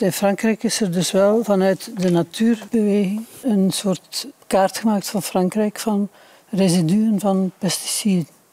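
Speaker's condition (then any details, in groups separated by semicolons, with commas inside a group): Parkinson's disease; no inherited factor found, childhood pesticide and hand-strewn DDT exposure suspected, diagnosed by neurologist test; age 70, cannot sign name, no fluid movement, trouble whisking mayonnaise or brushing teeth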